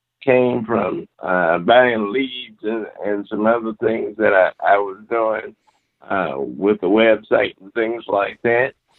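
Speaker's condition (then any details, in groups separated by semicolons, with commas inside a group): Cerebral palsy; confined to wheelchair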